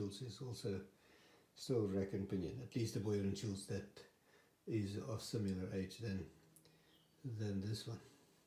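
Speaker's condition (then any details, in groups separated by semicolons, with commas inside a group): No condition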